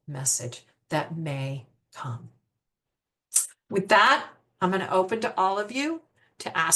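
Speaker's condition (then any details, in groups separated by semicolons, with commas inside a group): No condition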